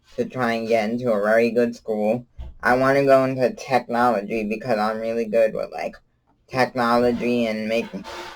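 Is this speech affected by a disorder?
Yes: cerebral palsy; from birth, wheelchair user.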